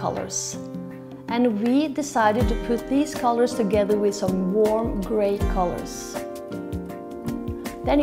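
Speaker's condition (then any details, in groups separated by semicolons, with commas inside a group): No condition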